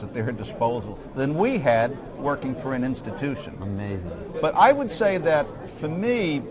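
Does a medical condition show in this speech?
No.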